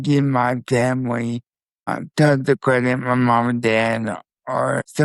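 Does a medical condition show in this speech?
Yes: spastic quadriplegic cerebral palsy.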